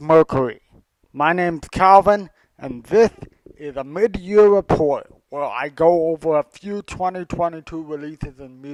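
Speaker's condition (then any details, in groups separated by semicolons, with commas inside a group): Cerebral palsy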